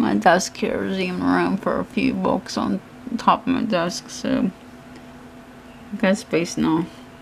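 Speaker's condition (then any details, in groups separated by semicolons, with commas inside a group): Cerebral palsy; hands affected, shaking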